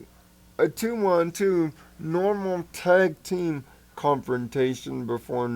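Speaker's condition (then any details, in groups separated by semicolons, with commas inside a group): Cerebral palsy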